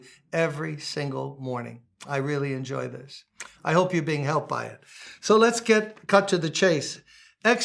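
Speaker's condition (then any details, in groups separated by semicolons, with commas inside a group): No condition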